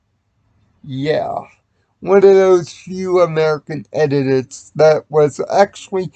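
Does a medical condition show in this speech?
Yes: cerebral palsy.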